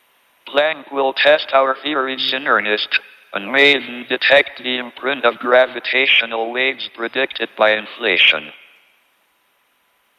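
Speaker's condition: ALS, tracheotomy, speech-generating device; robotic American-accented synthesized voice

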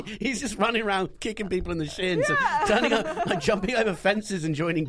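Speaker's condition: No condition

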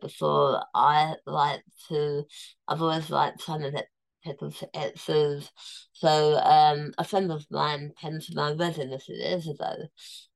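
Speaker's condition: Tongue cancer, near-total glossectomy, stage 4 tongue cancer; cancer free, eats liquid and pureed foods

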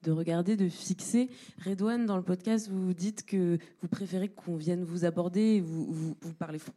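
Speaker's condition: No condition

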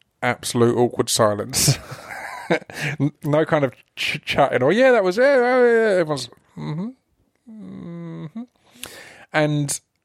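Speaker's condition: Stutter; stutter surfacing during podcast recording; stutter noticeable during recording, especially when reading aloud; repeated sounds, prolonged sounds

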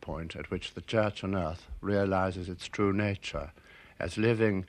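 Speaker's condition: No condition

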